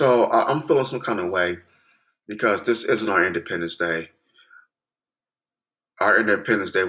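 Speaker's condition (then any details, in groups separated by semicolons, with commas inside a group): No condition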